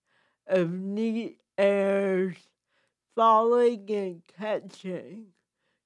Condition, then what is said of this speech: Cerebral palsy. We move strangely and speak strangely, and that seems to have a real strong effect.